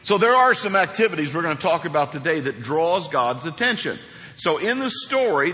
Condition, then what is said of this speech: None; typical speech.